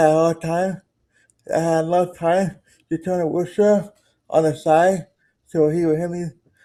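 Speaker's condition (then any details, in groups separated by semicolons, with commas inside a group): Cerebral palsy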